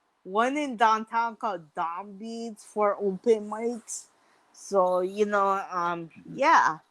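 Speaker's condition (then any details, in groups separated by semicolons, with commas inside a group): Mild cerebral palsy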